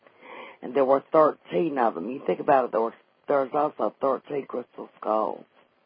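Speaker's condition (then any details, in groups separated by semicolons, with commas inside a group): Vocal cord paralysis after stroke, unilateral vocal fold paralysis; can no longer sing since vocal cord paralysis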